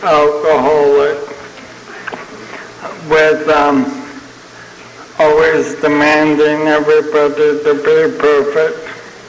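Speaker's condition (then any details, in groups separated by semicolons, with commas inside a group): ALS (Lou Gehrig's disease); first sign abnormal walking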